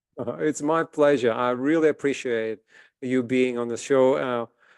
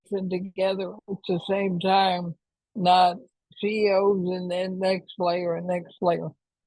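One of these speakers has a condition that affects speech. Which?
The second: ALS; progressive paralysis including breathing muscles; expects to lose speech.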